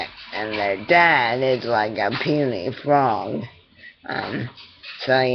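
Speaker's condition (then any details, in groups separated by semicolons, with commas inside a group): Cerebral palsy; attending therapy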